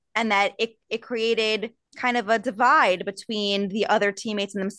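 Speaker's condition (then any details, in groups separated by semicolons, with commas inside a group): No condition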